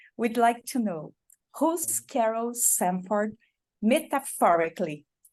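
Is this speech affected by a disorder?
No.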